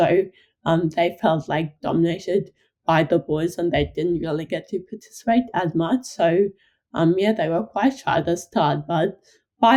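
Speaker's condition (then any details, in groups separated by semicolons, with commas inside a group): Ataxic cerebral palsy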